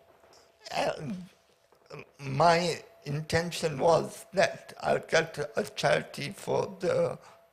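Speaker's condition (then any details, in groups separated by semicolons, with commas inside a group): Paraplegia with essential tremor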